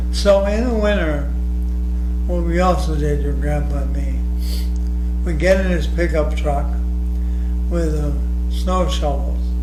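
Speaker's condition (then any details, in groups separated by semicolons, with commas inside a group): ALS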